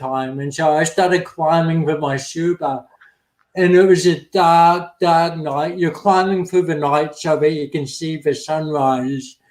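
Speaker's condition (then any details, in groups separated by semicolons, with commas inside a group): Cerebral palsy; affects speech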